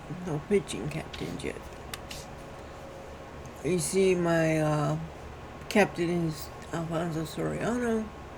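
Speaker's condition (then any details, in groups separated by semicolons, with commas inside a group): Cerebral palsy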